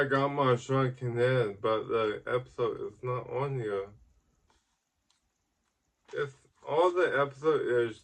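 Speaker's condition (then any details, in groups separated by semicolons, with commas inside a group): Ataxic cerebral palsy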